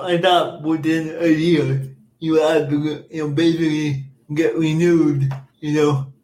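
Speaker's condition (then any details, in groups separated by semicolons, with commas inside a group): Cerebral palsy; cerebral palsy from birth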